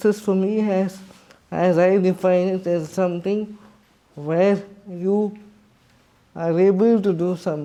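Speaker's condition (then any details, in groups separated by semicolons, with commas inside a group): Cerebral palsy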